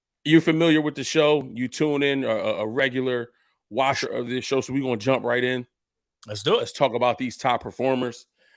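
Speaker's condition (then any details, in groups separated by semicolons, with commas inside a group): No condition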